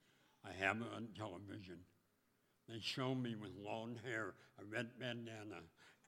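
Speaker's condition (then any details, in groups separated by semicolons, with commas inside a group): Speech impediment; voicing with clothespin on nose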